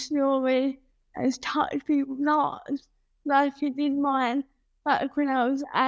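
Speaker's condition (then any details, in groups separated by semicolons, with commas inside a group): Cerebral palsy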